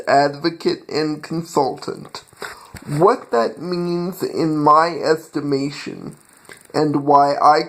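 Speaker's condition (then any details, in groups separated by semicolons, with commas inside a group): Cerebral palsy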